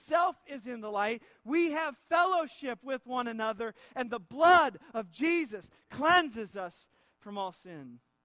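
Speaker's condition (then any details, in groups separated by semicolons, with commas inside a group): No condition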